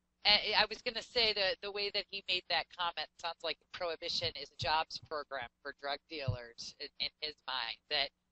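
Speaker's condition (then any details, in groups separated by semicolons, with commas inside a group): No condition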